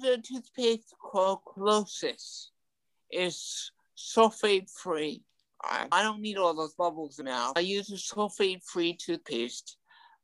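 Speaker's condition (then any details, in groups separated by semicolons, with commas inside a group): Ataxic cerebral palsy; mild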